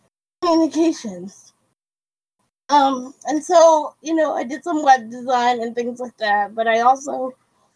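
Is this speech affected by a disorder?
Yes: cerebral palsy; diagnosed about age one.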